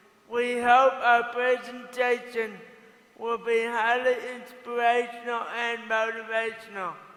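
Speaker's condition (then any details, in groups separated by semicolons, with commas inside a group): Cerebral palsy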